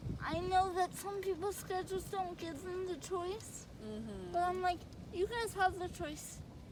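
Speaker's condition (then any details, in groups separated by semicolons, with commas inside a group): Cerebral palsy; affects all four limbs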